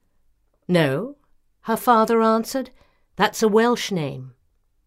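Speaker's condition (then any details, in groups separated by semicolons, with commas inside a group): No condition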